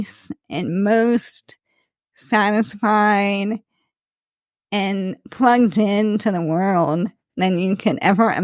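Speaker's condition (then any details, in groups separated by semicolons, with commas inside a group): ALS; speech slightly slurred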